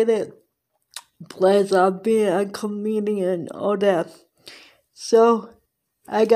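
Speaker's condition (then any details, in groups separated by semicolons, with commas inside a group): Cerebral palsy; present from birth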